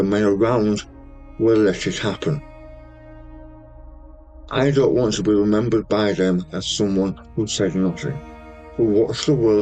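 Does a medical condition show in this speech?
Yes: stage 4 tongue cancer, hemiglossectomy.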